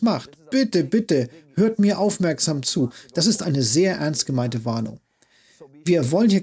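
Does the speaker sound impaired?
No.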